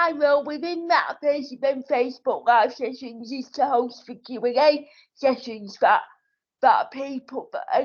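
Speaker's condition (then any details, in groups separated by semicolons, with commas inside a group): Cerebral palsy; wheelchair user, physical disability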